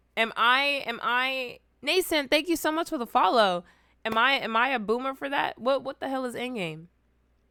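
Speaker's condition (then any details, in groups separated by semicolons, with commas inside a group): No condition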